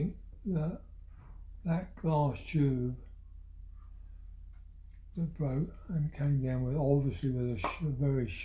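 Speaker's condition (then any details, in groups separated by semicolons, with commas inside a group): Parkinson's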